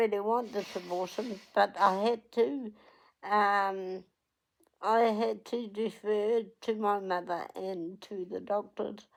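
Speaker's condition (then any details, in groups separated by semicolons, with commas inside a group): Cerebral palsy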